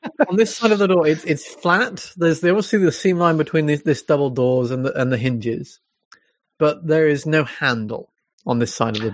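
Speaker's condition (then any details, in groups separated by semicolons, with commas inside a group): No condition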